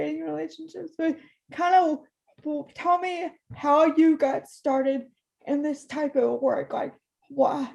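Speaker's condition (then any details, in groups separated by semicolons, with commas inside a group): Cerebral palsy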